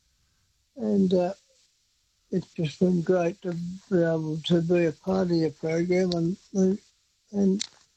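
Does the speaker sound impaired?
Yes: Parkinson's; sleeps no more than about 4 hours.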